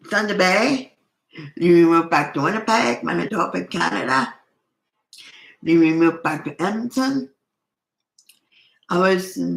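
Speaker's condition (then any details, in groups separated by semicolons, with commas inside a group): Cerebral palsy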